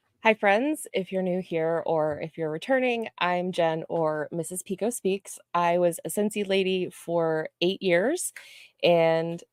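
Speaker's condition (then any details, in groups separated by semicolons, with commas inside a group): No condition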